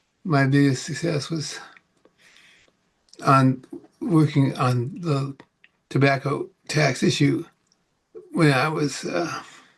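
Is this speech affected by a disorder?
Yes: Parkinson's; about 18 years since onset.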